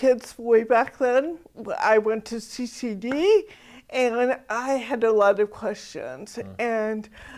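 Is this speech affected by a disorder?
Yes: cerebral palsy; from birth complications, all four limbs, weak legs, hand spasticity; poor fine motor coordination; atypical speech.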